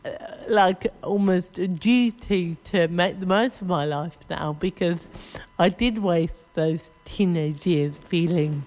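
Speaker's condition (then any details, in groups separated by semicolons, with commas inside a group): Cerebral palsy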